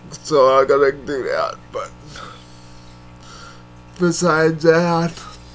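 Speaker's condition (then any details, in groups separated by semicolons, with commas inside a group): Cerebral palsy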